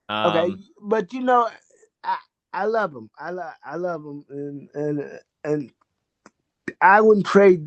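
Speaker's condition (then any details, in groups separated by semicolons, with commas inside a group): Cerebral palsy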